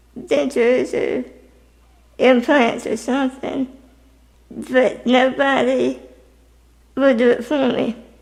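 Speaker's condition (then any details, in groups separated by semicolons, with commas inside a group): Spinal muscular atrophy type 2; type 2, uses wheelchair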